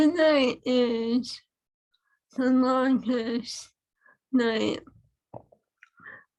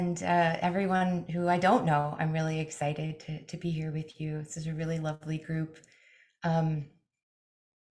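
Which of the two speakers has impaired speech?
The first: ALS; feeding device implanted after losing ability to eat; swallowing lost.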